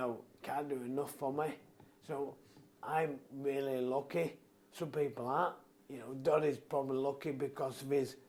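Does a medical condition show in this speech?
Yes: motor neurone disease; recently diagnosed, symptoms began few months before.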